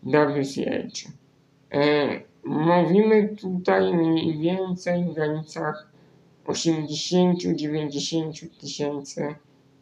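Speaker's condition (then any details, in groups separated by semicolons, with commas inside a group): Spinal muscular atrophy; right-click via two keys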